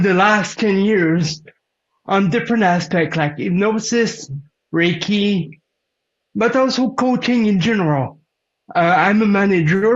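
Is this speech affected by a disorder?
Yes: cerebral palsy; present from birth.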